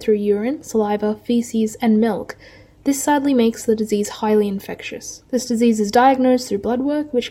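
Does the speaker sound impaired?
No.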